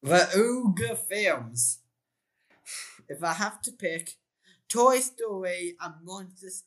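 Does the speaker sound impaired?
Yes: Down syndrome.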